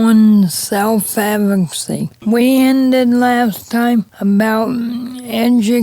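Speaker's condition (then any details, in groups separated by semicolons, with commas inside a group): Cerebral palsy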